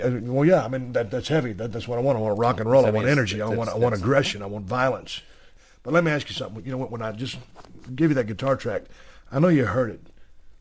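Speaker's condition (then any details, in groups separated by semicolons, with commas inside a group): No condition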